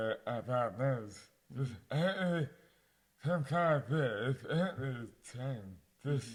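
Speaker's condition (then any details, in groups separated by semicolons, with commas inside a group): Dystonia; mouth impairment affects speech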